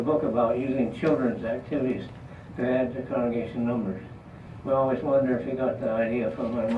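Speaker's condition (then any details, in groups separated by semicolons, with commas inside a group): Parkinson's disease; trouble talking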